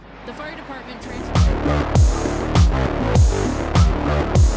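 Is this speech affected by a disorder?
No.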